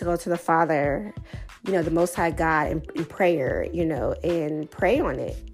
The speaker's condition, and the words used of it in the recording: None; typical speech.